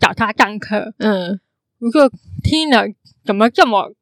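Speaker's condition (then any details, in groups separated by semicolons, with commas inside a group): Congenital hearing impairment; cannot hear clearly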